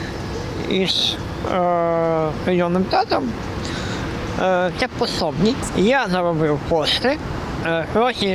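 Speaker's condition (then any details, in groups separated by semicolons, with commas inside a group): Cerebral palsy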